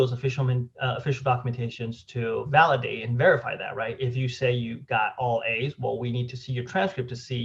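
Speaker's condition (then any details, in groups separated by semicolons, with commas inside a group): No condition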